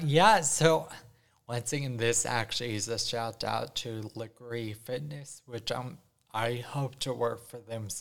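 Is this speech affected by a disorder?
Yes: ataxia after strokes, mild; ataxia with uncoordinated movements and weakness after four strokes, nine brain surgeries, formerly walker and cane; about seven years since strokes, much recovered, more independent, no longer hunched over walker; initially nonverbal, knew only ASL alphabet, improvised signs, now slight speech impediment, not really bad.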